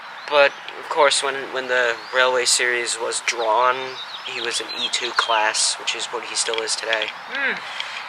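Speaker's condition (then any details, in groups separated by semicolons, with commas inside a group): No condition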